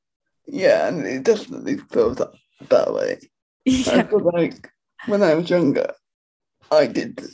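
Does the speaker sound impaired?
Yes: quadriplegic cerebral palsy; present from birth, muscles move uncontrollably; physiotherapy, riding at local RDA recommended by physiotherapist, riding gives temporary relief.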